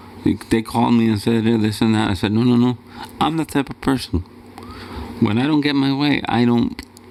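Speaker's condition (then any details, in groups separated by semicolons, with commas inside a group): Cerebral palsy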